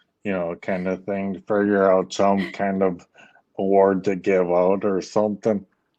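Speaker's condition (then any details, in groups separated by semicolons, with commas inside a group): ALS; leg onset, later arm weakness; speech issues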